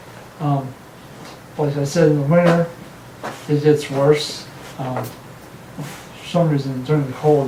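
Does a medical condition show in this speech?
Yes: muscular dystrophy; progressive, tongue muscle affected; pain medication, THC; tongue weakness, rests before talking, chewing and swallowing affected.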